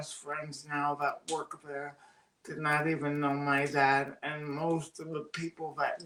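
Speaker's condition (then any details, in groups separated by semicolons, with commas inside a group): Cerebral palsy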